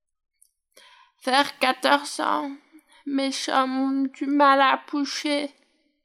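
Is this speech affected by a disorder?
Yes: hearing impairment; right ear hearing loss, hearing aids, implant surgery, orthophoniste listening training, second operation for failed electrode; hard of hearing, wears hearing device, upper and lower limb motor disability, unstable walking, uses walker.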